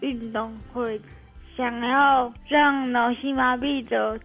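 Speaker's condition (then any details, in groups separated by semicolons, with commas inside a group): Cerebral palsy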